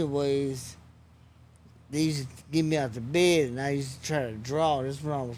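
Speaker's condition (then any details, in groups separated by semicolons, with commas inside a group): Traumatic brain injury; needs prompting to project voice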